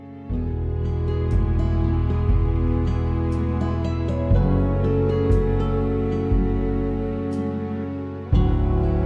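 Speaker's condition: No condition

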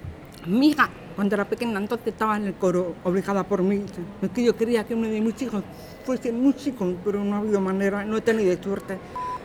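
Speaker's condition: Deafness, acquired at age 3; deaf since age three, late noticed by mother, cause measles per village doctor or whooping cough vaccine per father; speech from before onset kept by strict drilling, speaks like hearing person with aids

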